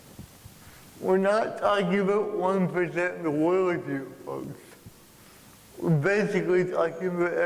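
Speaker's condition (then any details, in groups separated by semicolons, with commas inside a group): Cerebral palsy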